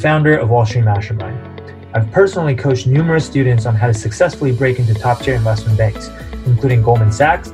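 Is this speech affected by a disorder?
No.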